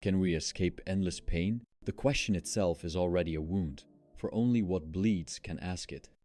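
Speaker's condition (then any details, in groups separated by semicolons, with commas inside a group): No condition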